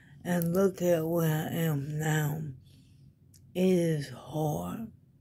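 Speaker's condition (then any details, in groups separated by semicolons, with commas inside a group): ALS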